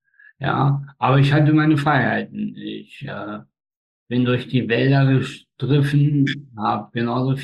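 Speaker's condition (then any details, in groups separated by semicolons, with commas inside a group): Spastic tetraparesis; facial paralysis, speech control difficulties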